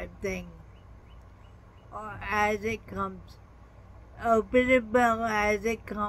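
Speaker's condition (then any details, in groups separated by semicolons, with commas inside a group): Traumatic brain injury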